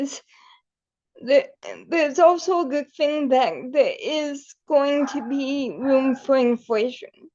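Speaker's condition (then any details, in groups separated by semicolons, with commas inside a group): Cerebral palsy; quadriplegic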